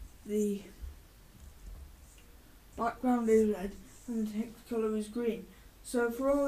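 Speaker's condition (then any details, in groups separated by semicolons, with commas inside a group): Cerebral palsy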